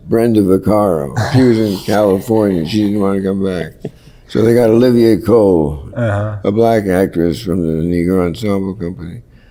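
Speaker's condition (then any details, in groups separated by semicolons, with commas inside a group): Parkinson's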